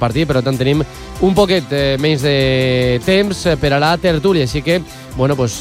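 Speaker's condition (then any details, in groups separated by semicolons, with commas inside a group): No condition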